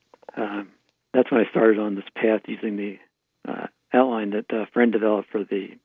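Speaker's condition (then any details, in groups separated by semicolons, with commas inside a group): Parkinson's disease; right hand tremor at onset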